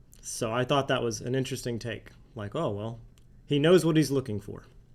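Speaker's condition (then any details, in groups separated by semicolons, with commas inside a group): No condition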